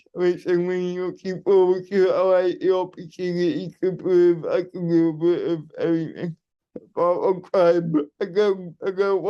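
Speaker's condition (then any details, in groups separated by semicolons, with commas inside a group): Cerebral palsy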